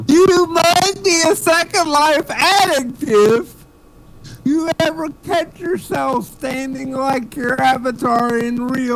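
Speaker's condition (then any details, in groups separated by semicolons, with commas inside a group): Cerebral palsy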